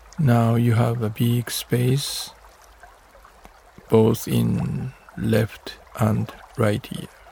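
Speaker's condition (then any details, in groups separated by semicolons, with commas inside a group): No condition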